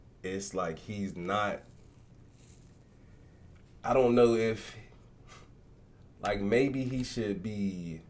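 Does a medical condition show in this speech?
No.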